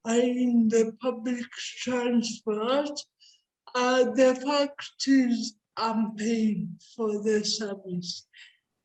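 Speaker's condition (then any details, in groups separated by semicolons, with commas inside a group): Cerebral palsy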